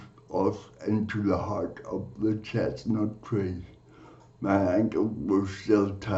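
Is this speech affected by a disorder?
Yes: cerebral palsy; from birth.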